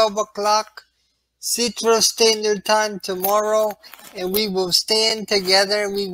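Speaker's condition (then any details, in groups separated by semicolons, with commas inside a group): Spastic cerebral palsy; spastic quadriplegic, affects hands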